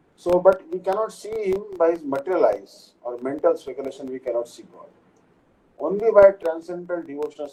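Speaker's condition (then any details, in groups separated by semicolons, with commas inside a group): No condition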